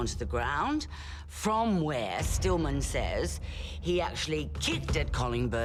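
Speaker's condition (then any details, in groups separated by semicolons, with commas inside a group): No condition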